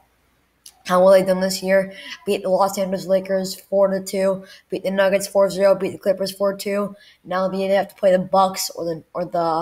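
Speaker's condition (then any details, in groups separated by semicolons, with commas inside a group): No condition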